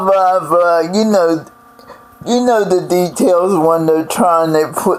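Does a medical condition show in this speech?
Yes: cerebral palsy; from birth, affects walking, unusual gait.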